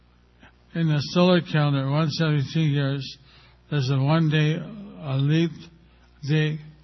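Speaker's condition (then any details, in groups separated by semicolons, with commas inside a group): Stroke with facial paralysis; listeners need to give attention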